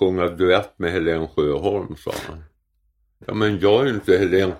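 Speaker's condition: Tongue cancer; half of tongue surgically removed for cancer, two teeth extracted, dental problems after surgery, radiation treatment, later received teeth

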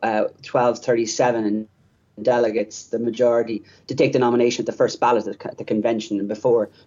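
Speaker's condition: No condition

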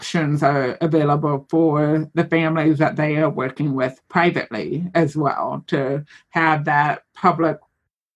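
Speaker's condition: Hearing loss with cochlear implant; lifelong hearing loss, cochlear implant left ear, hearing aid right ear; recent cochlear implant surgery, decided on implant because hearing had decreased

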